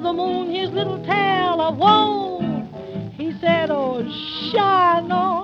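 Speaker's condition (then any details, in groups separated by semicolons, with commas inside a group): No condition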